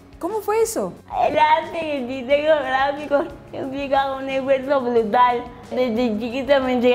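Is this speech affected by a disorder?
Yes: cerebral palsy.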